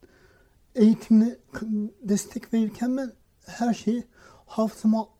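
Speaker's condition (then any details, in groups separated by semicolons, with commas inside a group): Cerebral palsy; no speech or walking until age 6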